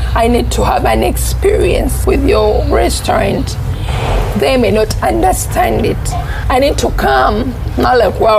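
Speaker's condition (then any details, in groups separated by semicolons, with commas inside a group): Cerebral palsy; onset in secondary school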